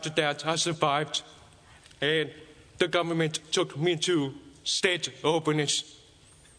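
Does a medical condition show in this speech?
Yes: deafness; deafness from early childhood in China, untreated ear infections, scar tissue in ears; speaks, understood by most people; deaf and mute as a child, now speaks.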